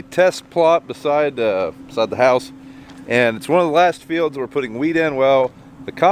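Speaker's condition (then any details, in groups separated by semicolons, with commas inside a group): No condition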